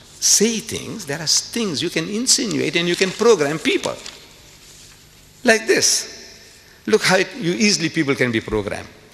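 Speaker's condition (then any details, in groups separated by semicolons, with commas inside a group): No condition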